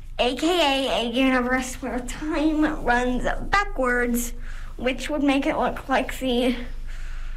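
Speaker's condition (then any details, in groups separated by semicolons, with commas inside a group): Cerebral palsy; botox then sdr by dr. parks for spasms, physio intensive with beck at 4, poor fine motor; short-sighted, wears glasses, objects beyond a few meters blurry without them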